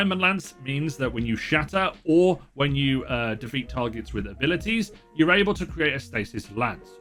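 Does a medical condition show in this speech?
No.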